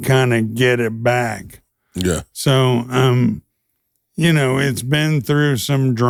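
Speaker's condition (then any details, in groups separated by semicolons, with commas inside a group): ALS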